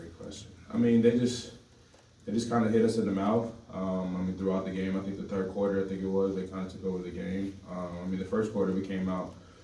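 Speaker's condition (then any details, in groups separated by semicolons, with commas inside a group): No condition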